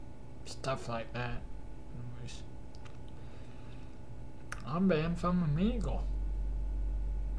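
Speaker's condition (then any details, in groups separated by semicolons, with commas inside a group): Cerebral palsy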